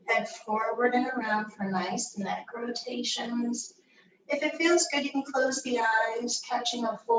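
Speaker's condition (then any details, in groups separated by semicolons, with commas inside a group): No condition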